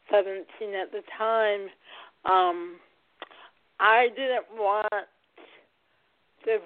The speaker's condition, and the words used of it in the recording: Cerebral palsy. She was diagnosed with cerebral palsy, and excuse me if I'm pronouncing it incorrectly, which affects her speech and more.